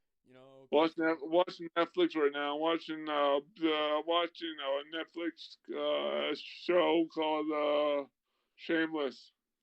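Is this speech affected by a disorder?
Yes: traumatic brain injury.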